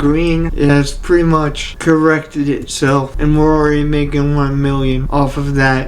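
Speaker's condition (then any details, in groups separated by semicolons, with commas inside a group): Cerebral palsy; only one hand usable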